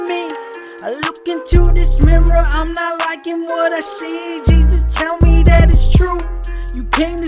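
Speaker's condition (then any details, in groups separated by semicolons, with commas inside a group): No condition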